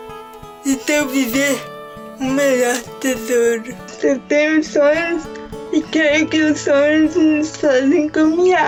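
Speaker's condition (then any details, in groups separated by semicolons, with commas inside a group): Mixed cerebral palsy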